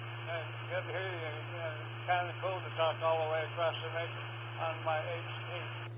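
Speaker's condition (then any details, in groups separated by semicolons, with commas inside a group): Parkinson's; Parkinson's affecting left side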